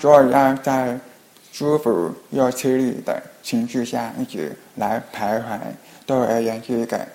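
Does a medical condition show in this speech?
Yes: hearing impairment; falls behind.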